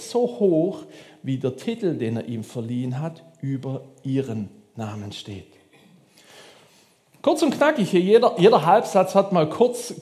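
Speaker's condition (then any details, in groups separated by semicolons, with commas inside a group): No condition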